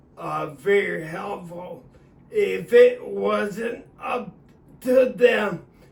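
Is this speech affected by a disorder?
Yes: acquired cerebellar ataxia; acquired cerebellar ataxia after stroke.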